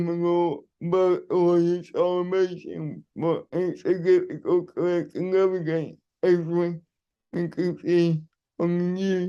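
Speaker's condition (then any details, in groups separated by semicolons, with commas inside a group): Cerebral palsy; wheelchair user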